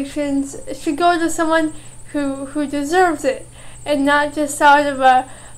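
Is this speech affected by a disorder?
Yes: cerebral palsy.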